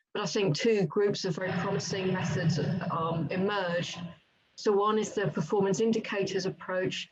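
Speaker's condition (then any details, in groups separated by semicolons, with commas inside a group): No condition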